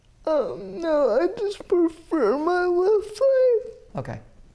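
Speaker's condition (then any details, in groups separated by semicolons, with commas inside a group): Athetoid quadriplegic cerebral palsy, severe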